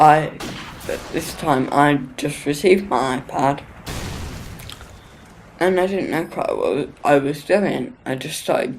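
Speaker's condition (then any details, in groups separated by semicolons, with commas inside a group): Cerebral palsy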